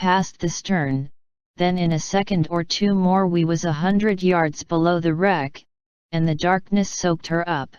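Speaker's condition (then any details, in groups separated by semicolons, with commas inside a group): No condition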